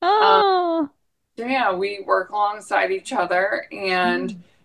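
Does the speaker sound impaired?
Yes: ALS; young onset, diagnosed in 30s, spinal surgery before diagnosis without improvement; progressing physically; uses a voice amplifier when talking, host hears her fine without it.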